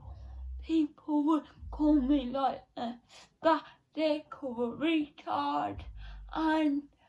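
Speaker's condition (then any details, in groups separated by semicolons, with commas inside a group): Cerebral palsy; not quadriplegic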